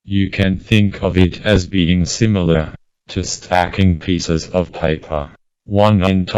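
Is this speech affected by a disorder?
Yes: motor neurone disease, through a speech-generating device; breathing surgery needed.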